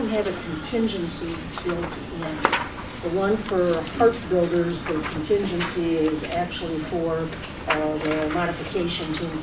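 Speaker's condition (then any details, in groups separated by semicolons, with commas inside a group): No condition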